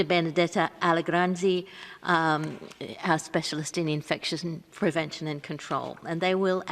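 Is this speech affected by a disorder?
No.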